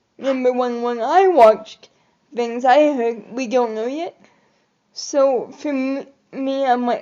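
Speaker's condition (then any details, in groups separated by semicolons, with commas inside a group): Cerebral palsy; able to articulate and speak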